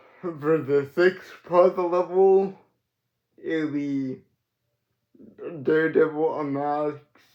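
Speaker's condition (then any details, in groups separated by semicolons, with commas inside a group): Cerebral palsy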